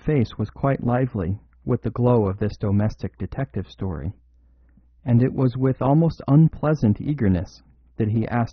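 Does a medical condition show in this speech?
No.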